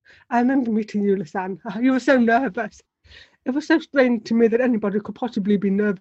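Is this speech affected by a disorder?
Yes: deafness; relies on lip reading.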